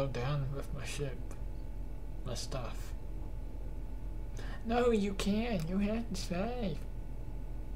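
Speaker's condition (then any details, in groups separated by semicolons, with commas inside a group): Cerebral palsy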